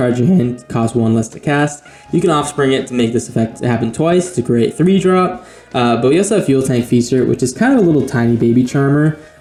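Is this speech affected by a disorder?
No.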